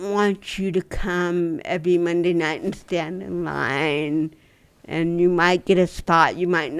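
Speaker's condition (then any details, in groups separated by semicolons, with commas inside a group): Dystonia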